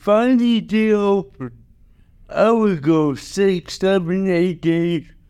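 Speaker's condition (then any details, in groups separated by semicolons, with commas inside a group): Cerebral palsy; caused by oxygen-related brain damage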